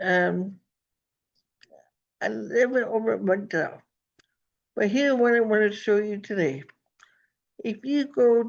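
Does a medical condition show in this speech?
Yes: cerebral palsy; present from birth; first talked around age five, atypical speech.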